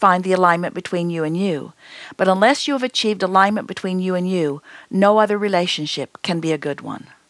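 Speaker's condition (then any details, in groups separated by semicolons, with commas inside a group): No condition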